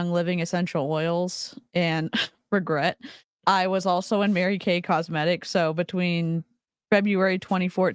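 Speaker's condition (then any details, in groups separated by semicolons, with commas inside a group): No condition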